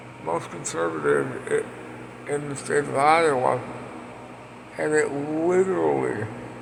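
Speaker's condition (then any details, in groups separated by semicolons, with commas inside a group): Parkinson's; speech impediment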